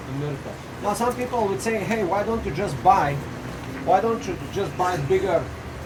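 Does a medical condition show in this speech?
No.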